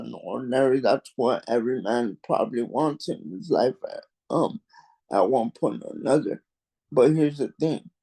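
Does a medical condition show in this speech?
Yes: cerebral palsy.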